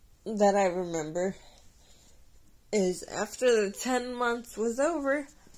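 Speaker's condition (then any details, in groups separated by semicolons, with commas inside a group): Cerebral palsy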